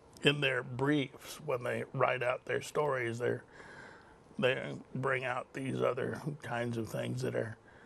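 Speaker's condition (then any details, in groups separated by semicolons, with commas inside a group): Cerebral palsy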